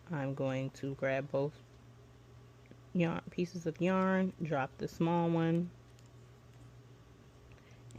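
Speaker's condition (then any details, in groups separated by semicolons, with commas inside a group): No condition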